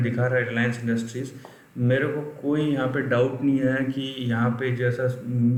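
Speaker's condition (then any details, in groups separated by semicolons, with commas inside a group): No condition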